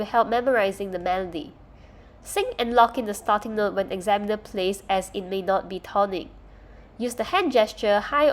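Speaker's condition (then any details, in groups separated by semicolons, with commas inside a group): No condition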